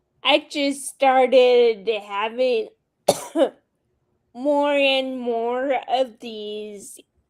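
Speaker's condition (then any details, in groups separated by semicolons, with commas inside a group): Friedreich's ataxia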